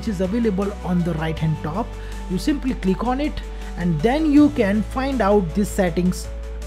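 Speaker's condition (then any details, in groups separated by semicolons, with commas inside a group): No condition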